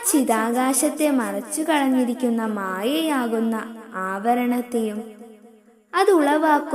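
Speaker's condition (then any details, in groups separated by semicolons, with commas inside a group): No condition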